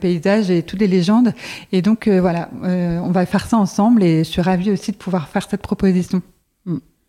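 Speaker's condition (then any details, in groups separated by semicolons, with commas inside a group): Acquired deafness, late-onset total hearing loss; lip-reads, learned unconsciously while losing hearing, no lip-reading courses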